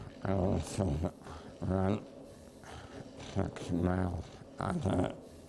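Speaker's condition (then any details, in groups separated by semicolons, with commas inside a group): ALS; onset in shoulders; about four years since diagnosis, terminal, wheelchair, ventilator; needs ventilator to breathe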